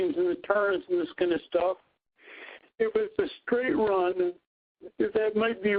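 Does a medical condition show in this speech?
Yes: cerebral palsy.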